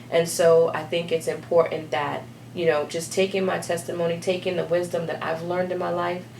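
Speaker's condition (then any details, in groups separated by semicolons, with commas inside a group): No condition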